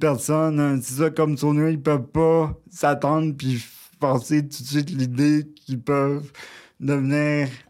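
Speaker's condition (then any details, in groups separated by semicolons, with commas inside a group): Cerebral palsy; brain damage, near quadriplegic, full use of left arm only, sensation preserved, wheelchair user; spasms limit mobility, no standing balance, leans on support, needs adaptation and assistance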